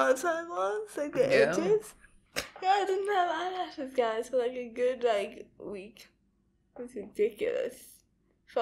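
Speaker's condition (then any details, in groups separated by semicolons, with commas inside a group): Cerebral palsy; speech not very clear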